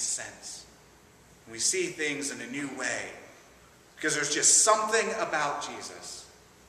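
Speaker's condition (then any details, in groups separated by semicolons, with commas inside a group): No condition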